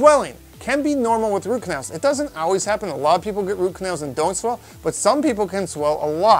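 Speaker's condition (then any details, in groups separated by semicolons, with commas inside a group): No condition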